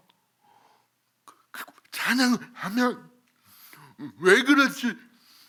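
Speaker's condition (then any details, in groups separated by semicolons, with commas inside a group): Cerebral palsy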